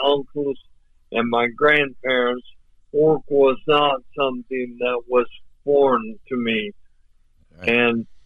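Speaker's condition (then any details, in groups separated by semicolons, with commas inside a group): ALS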